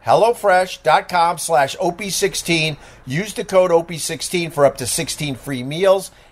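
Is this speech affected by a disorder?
No.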